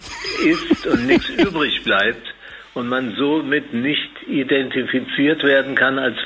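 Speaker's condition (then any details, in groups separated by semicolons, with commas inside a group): Parkinson's disease; dismissed as stage fright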